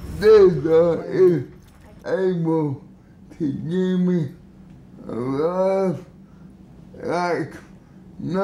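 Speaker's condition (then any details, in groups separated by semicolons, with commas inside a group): Cerebral palsy, severe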